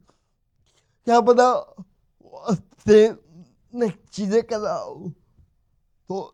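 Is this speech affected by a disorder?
Yes: cerebral palsy.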